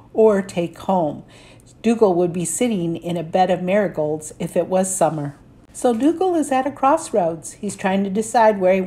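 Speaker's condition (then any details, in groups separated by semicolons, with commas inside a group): No condition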